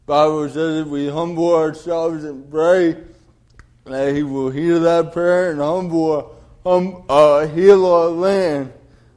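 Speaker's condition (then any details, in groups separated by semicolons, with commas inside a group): Cerebral palsy; Kennedy Krieger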